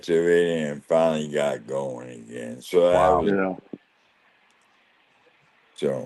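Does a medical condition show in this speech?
Yes: ALS; losing ability to talk and swallow.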